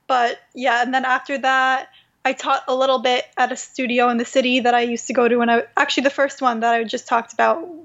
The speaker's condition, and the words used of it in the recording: No condition.